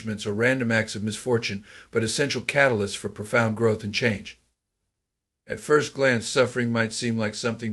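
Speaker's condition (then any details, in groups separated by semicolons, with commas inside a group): No condition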